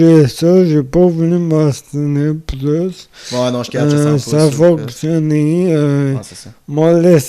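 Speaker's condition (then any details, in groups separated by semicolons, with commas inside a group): Amyotrophic lateral sclerosis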